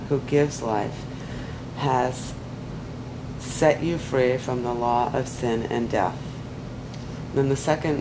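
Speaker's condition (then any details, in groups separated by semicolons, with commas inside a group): No condition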